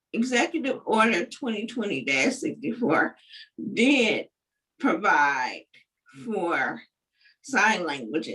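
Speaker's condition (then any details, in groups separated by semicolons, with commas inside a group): Cerebral palsy; uses wheelchair or mobility device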